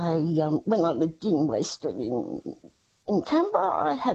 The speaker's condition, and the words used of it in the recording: Parkinson's disease. Yeah, my Parkinson's voice is holding up tonight, but I don't know whether I'm going to get the questions